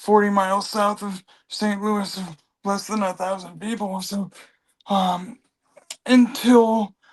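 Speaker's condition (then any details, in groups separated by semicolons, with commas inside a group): Cerebral palsy; from birth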